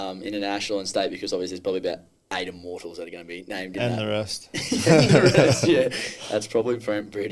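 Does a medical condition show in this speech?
No.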